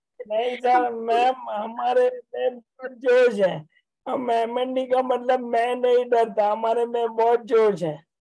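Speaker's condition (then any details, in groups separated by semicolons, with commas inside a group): Motor neurone disease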